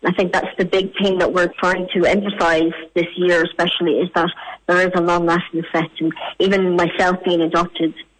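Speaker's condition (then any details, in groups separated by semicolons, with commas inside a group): Cleft palate; congenital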